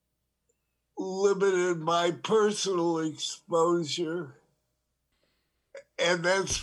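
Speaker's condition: Parkinson's disease; tremor

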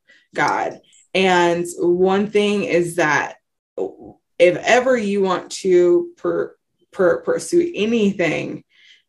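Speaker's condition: Stuttering; stutter since childhood, lifelong, frequent, parents rewarded getting a full sentence out; ongoing frequent stutter, once avoided phone calls and speaking, now speaks publicly; frequent whole-word and part-word repetitions, fillers um and uh, revisions; repeated sounds

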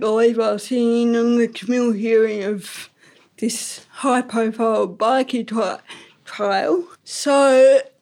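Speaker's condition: Ataxic cerebral palsy; birth trauma

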